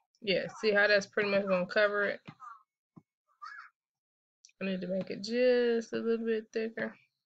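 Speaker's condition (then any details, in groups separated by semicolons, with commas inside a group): No condition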